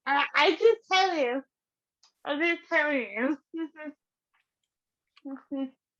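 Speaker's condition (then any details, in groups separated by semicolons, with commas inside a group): Cerebral palsy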